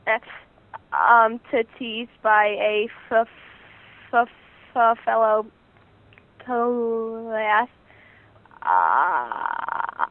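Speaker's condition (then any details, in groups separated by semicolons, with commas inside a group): Stuttering; stuttering since beginning to talk, speech therapy with own speech therapist; needs extra time to speak, letters to teachers, friends avoid filling in words; repeated sounds, prolonged sounds, blocks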